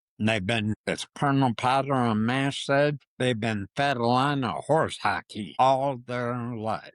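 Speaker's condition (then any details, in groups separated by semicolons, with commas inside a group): Parkinson's disease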